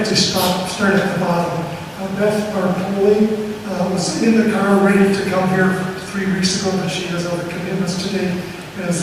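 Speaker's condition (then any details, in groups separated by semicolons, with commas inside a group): No condition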